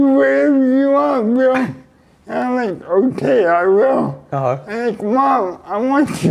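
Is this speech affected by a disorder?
Yes: cerebral palsy; neck surgery went badly.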